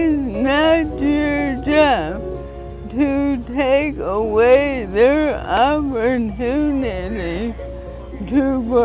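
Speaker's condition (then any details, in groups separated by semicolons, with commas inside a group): ALS; neuromuscular disease; no treatment available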